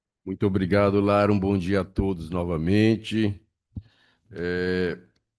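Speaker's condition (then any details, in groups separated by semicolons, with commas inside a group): No condition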